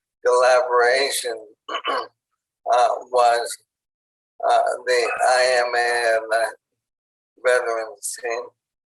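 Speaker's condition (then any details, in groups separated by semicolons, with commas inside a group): ALS; onset in hands and arms, tracheostomy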